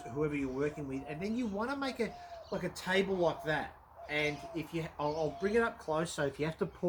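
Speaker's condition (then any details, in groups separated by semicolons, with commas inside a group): No condition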